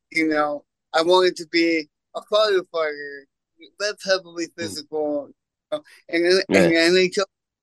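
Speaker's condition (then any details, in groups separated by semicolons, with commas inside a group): Cerebral palsy; congenital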